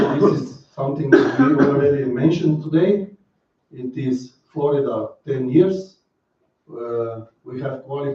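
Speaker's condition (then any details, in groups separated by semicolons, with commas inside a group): No condition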